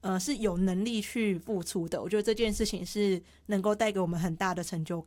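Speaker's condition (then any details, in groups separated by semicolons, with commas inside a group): Hearing impairment; hearing impairment since at least junior high, only hearing-impaired student in junior high class; clear articulation per host, self-reports sometimes slightly unclear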